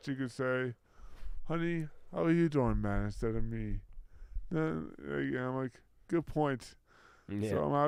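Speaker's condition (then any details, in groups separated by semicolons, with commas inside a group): Brain injury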